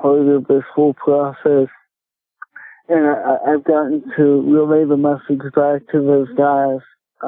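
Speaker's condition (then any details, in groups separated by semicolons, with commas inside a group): Cerebral palsy; speech affected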